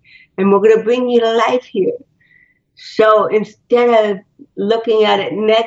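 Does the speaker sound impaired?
Yes: cerebral palsy; botox.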